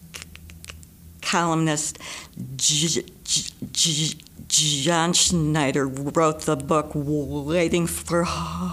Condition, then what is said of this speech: Stuttering. Thanks for having me, Scott, and thanks for thinking outside of the box in inviting a person who struggles to speak